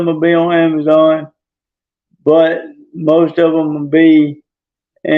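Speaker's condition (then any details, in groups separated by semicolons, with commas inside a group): Traumatic brain injury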